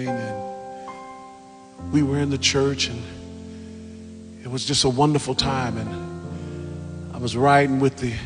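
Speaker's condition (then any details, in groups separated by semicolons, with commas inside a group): No condition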